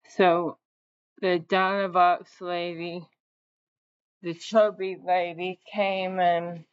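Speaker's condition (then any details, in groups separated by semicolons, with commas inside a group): ALS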